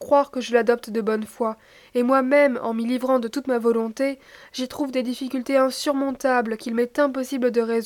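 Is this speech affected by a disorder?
No.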